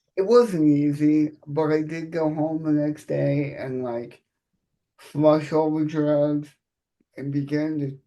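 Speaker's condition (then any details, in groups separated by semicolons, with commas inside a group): Cerebral palsy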